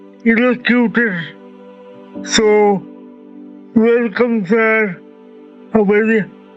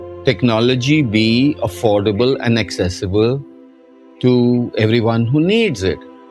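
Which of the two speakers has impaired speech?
The first: cerebral palsy; slow to speak, speech improves with continued talking.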